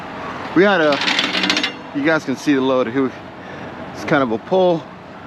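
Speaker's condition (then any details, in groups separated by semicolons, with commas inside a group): No condition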